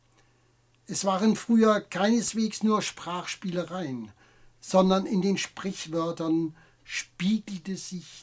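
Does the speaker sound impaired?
No.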